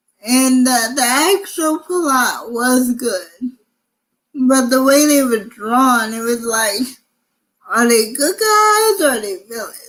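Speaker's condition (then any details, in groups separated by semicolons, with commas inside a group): Cerebral palsy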